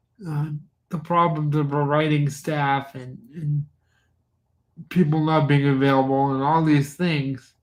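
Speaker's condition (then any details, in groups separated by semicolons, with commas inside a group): Cerebral palsy; from birth, cannot type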